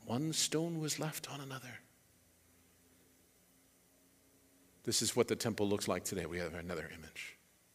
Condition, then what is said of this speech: None; typical speech.